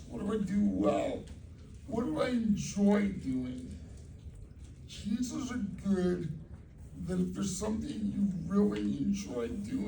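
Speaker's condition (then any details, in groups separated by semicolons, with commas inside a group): Cerebral palsy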